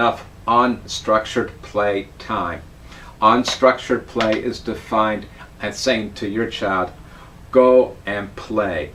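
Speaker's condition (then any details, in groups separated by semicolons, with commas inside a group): No condition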